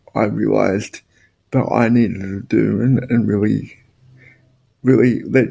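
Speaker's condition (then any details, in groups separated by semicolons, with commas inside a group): Spastic quadriplegic cerebral palsy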